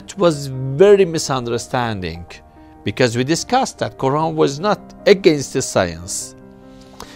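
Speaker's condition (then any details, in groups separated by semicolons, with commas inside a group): No condition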